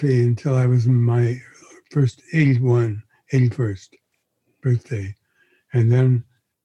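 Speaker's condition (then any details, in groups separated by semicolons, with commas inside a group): Parkinson's disease; face frozen like a mask at diagnosis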